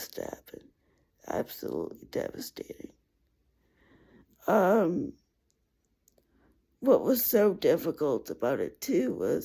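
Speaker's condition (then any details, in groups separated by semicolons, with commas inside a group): Cerebral palsy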